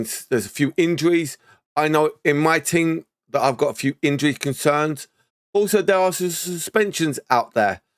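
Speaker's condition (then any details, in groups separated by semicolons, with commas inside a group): No condition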